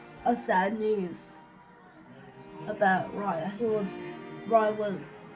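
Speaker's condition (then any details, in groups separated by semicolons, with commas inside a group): Cerebral palsy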